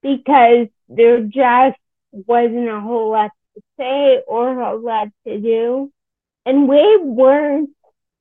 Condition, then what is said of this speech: Ataxia. So it's difficult to tell whether or not my issues with speech, swallowing, and vision are because of FA or MS.